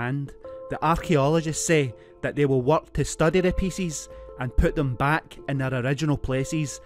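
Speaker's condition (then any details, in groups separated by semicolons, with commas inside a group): No condition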